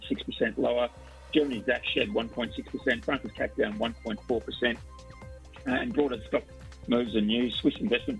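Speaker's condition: No condition

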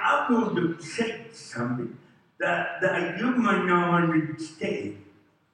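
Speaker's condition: Cerebral palsy; from birth

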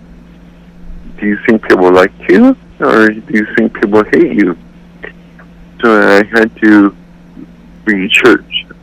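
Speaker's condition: Cerebral palsy; accepts own voice

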